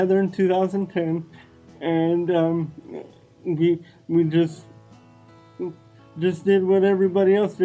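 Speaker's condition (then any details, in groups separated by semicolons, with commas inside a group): Cerebral palsy; wheelchair user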